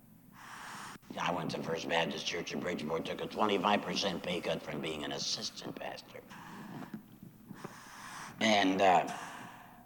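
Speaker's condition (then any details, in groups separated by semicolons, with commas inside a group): Laryngectomy after throat cancer; likened to kazoo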